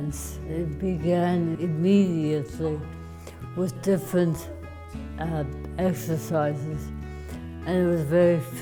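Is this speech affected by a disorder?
Yes: ALS; speech deterioration, swallowing and breathing difficulties.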